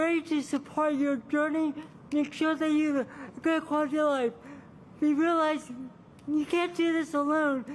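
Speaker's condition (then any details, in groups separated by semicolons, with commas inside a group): Cerebral palsy; from birth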